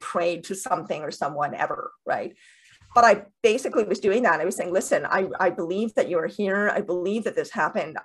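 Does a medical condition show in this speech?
Yes: deafness with cochlear implants; two cochlear implants, first implant 7 years ago, second implant surgery later.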